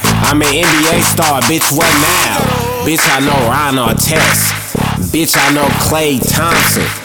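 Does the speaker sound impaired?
No.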